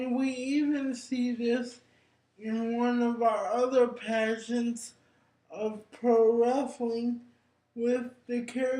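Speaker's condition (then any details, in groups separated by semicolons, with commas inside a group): Cerebral palsy; brain injury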